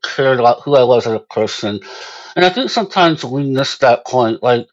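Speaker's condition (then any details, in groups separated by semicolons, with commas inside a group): Moebius syndrome; congenital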